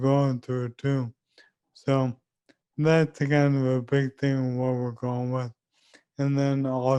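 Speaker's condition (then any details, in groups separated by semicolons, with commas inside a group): ALS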